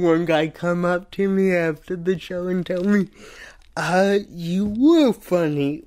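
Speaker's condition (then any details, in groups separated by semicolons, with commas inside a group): Cerebral palsy; says cannot do voices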